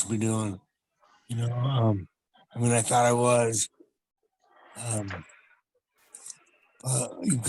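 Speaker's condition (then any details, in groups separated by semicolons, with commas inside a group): Traumatic brain injury; car crash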